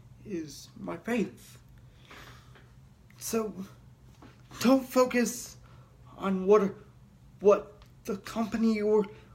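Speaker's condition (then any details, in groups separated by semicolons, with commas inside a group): Cerebral palsy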